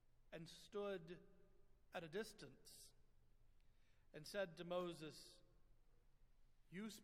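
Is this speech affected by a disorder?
No.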